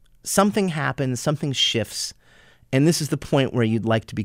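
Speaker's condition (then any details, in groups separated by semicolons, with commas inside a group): No condition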